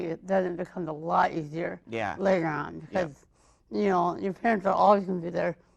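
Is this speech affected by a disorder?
Yes: mild cerebral palsy.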